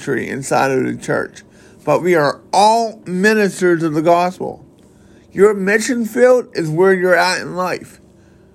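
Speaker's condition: Cerebral palsy

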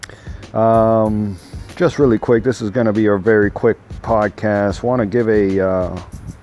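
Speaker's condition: No condition

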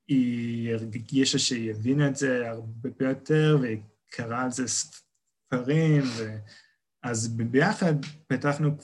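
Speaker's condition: Stuttering; stuttering since young age, previously much more covert; speech blocks, plans words ahead and skips words under stress; repeated sounds, prolonged sounds

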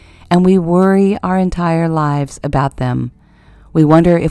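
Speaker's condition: No condition

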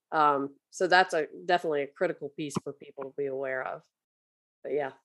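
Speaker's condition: No condition

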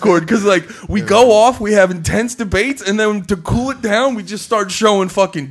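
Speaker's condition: No condition

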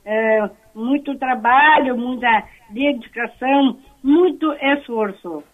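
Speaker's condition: Down syndrome

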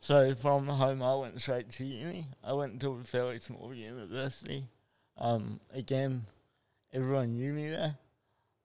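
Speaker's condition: Spastic cerebral palsy; spastic type from birth

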